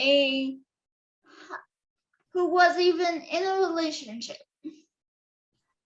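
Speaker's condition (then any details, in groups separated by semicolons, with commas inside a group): Cerebral palsy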